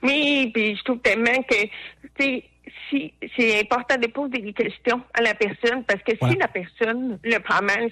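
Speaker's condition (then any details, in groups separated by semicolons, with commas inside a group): Hard of hearing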